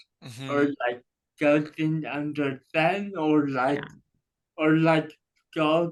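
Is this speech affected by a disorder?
Yes: cerebral palsy.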